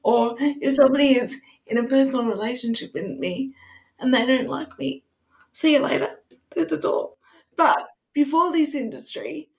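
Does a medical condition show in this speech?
Yes: cerebral palsy; speech higher on bad days, people on cam often think drunk at first.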